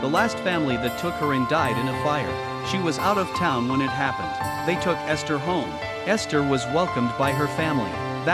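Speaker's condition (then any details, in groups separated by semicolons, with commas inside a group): No condition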